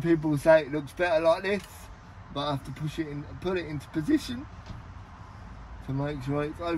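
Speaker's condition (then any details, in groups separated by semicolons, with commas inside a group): Cerebral palsy; quadriplegia, use of one hand, wheelchair user; unusual voice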